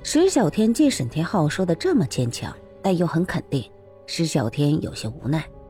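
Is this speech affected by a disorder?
No.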